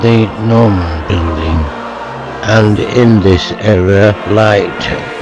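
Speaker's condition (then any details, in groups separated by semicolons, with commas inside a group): Motor neuron disease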